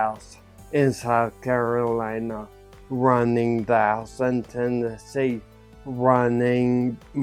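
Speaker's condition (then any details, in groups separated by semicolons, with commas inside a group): Ataxia; caused by stroke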